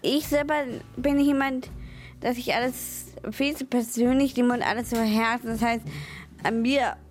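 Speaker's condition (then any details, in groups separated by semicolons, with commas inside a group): Down syndrome; trisomy 21, congenital, third copy of chromosome 21, 47 instead of 46 chromosomes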